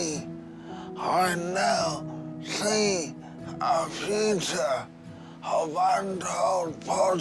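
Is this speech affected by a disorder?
Yes: brain injury; severe brain injury, fall from moving vehicle, head run over; 11 years since injury, long rehab; long rehab to regain talking.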